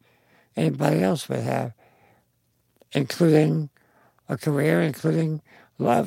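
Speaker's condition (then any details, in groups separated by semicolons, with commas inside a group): Spinal muscular atrophy; congenital genetic neuromuscular, incurable, quadriplegic, full sensation but no muscles, never walked or stood, lifelong wheelchair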